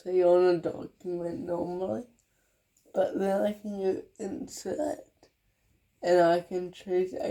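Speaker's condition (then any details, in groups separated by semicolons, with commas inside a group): Cerebral palsy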